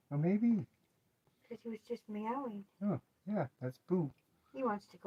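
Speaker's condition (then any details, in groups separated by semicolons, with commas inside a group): No condition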